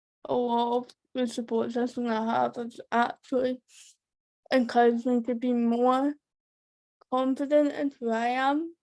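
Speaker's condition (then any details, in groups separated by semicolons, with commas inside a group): Cerebral palsy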